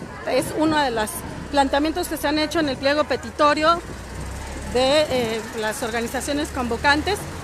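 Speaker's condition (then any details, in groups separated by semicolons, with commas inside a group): No condition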